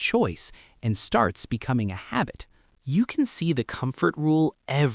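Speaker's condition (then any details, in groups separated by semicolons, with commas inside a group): No condition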